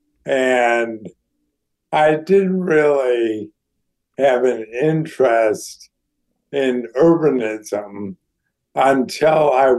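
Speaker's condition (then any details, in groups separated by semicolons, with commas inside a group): ALS; declining health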